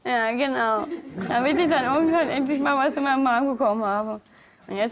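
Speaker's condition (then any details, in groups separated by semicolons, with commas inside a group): Down syndrome; food refusal in childhood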